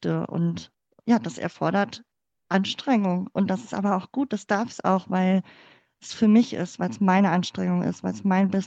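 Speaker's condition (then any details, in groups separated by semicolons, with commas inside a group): Cleft palate; congenital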